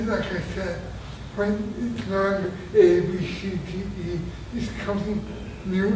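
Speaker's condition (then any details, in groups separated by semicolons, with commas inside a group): Traumatic brain injury; near-fatal injury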